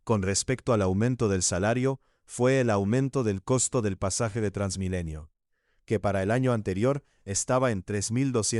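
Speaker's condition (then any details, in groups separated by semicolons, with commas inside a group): No condition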